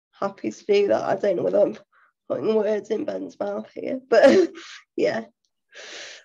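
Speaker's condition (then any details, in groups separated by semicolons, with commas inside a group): Cerebral palsy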